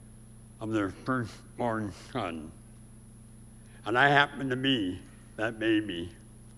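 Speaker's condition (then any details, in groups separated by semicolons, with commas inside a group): Severe speech impediment; about age 84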